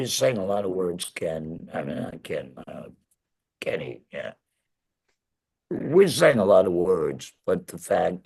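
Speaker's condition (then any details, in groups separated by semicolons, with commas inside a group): Laryngectomy; laryngectomy after throat cancer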